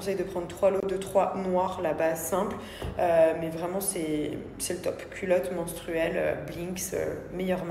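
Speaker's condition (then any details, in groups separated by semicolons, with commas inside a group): No condition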